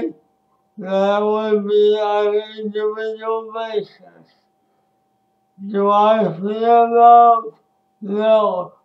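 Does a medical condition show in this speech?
Yes: speech impairment after birth surgery.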